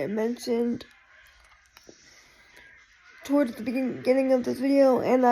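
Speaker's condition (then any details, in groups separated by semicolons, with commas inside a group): Cerebral palsy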